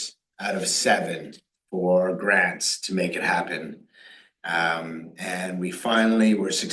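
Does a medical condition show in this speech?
No.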